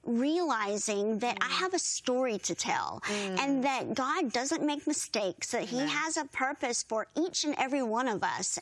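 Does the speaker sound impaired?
Yes: bilateral cleft lip and palate; severe bilateral cleft lip and palate from birth, unable to nurse, not expected to hear, speak; earlier speech hard to understand, needed interpreters, strong singing voice.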